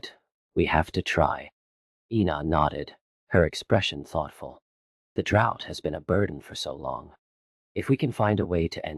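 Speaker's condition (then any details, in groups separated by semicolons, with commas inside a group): No condition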